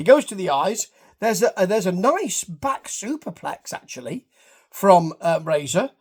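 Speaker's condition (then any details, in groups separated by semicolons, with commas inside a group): No condition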